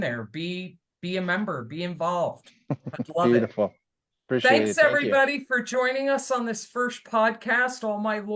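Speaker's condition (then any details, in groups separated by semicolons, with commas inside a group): No condition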